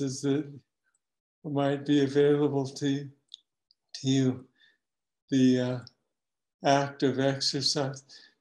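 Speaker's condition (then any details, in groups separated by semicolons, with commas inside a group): Parkinson's disease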